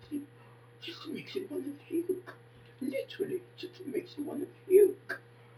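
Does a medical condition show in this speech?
Yes: facial palsy; can barely hear own speech.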